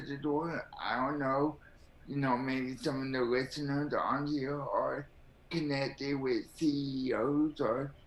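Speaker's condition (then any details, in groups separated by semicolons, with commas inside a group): Cerebral palsy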